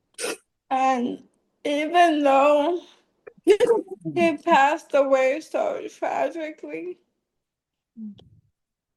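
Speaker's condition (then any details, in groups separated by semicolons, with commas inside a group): ALS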